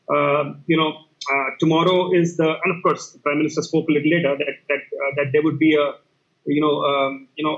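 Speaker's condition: No condition

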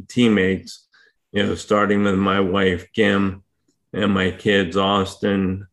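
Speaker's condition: ALS; difficulty speaking for long periods

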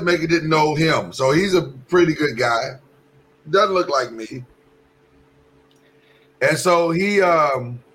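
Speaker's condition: No condition

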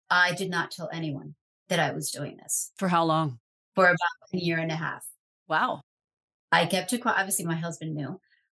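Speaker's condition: No condition

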